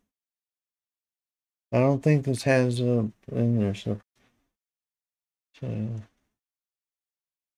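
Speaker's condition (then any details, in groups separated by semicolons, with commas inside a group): Parkinson's disease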